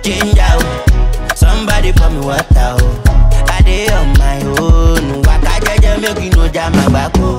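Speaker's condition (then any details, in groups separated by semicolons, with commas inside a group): No condition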